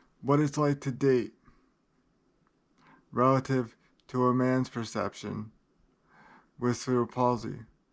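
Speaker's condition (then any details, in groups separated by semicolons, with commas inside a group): Cerebral palsy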